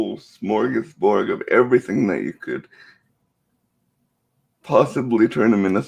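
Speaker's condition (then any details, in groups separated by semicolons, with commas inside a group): Cerebral palsy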